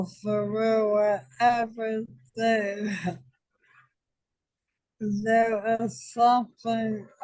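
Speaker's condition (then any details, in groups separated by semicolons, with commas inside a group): ALS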